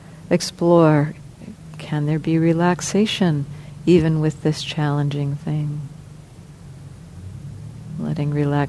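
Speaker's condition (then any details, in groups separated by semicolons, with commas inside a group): No condition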